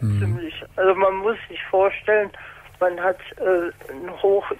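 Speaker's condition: Congenital spastic paralysis; spastic paralysis since birth, mainly in hands, writing or holding full glass looks drunk

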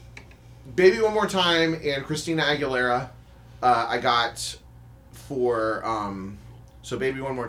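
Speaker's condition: No condition

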